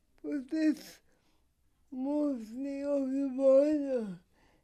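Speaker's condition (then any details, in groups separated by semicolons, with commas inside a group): Cerebral palsy; needs practically everything done for her, including getting up, dressing, washing and feeding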